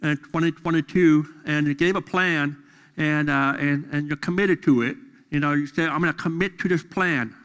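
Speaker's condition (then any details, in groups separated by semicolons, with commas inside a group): Deafness; deaf during school years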